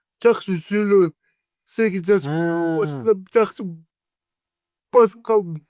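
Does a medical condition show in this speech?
Yes: cerebral palsy; 40 years with condition.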